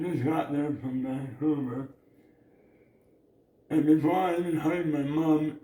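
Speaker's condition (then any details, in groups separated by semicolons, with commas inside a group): Oral cancer; base of tongue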